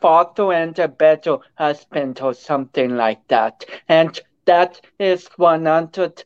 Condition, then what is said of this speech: Cerebral palsy. It affects your balance, your speech and coordination.